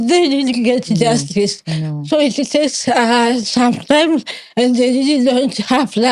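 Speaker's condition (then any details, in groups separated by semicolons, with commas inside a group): Cerebral palsy; since childhood, managed with therapy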